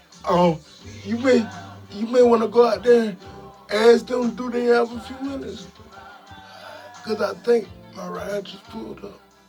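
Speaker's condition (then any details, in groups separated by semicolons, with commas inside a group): Spastic quadriplegic cerebral palsy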